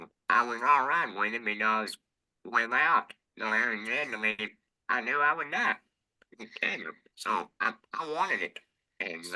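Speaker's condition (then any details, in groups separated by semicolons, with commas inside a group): Laryngectomy; total laryngectomy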